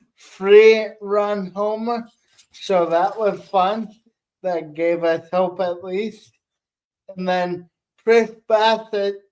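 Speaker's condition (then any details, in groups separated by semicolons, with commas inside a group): Cerebral palsy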